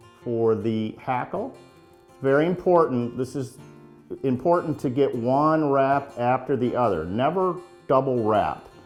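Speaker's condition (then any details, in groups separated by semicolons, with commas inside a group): No condition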